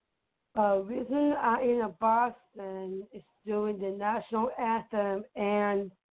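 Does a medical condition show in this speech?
Yes: Down syndrome; from birth; young woman.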